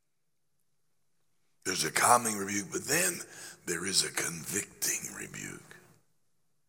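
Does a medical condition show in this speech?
Yes: laryngeal cancer after radiation, growth on voice box treated with radiation and chemotherapy; a little over a year since discovery, voice much better but not fully recovered.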